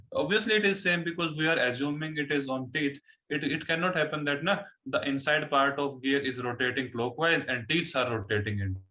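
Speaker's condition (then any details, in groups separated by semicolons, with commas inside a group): No condition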